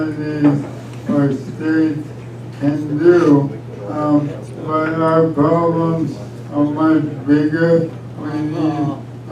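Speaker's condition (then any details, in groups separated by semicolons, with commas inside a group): ALS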